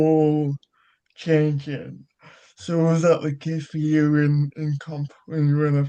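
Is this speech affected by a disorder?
Yes: cerebral palsy; childhood surgery.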